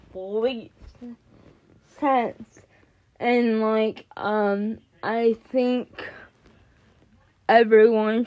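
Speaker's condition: Cerebral palsy; more jerking in class

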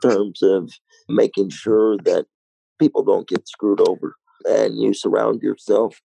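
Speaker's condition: Cerebral palsy, mild

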